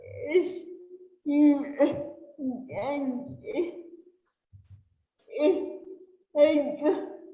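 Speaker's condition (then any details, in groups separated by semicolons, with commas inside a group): Cerebral palsy; since birth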